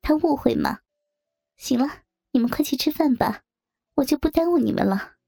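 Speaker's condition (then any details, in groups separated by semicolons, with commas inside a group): No condition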